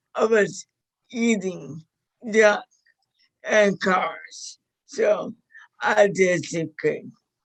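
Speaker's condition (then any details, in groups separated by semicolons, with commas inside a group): Motor neuron disease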